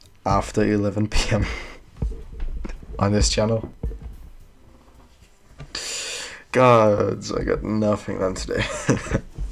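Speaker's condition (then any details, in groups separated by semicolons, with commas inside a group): No condition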